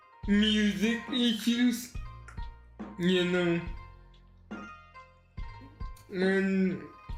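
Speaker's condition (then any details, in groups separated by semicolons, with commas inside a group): Cerebral palsy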